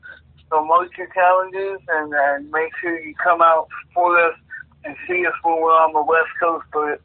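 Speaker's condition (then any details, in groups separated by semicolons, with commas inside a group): Cerebral palsy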